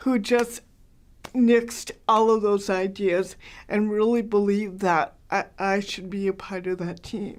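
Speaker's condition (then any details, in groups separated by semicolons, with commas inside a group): Cerebral palsy, mild; hard to understand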